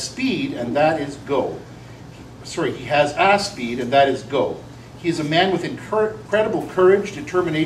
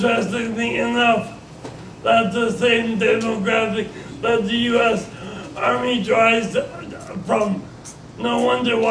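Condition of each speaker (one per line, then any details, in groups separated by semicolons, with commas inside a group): No condition
Traumatic brain injury; motor vehicle accident, coma, hyperbaric oxygen therapy; speechless after coma, regained with speech therapy, still improving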